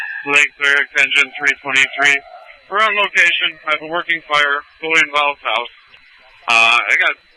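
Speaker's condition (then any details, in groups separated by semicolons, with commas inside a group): No condition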